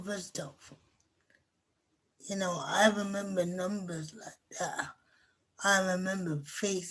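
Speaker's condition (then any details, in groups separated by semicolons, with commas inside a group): Cerebral palsy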